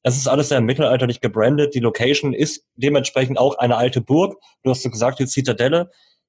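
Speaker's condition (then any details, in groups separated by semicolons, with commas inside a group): Cleft lip and palate, cleft lip, jaw and palate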